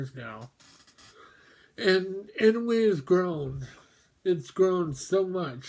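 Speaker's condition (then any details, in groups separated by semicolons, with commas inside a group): Mobius syndrome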